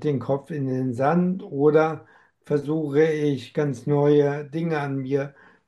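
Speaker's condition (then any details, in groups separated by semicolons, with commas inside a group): Amyotrophic lateral sclerosis; diagnosed at 47, slower course than other affected patients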